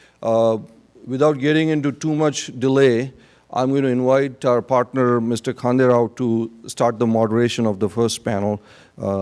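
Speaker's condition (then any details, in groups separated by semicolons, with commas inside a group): No condition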